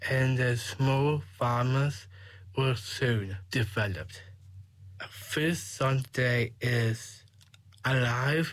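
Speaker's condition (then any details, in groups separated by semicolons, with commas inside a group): Down syndrome; 21 years old; age 21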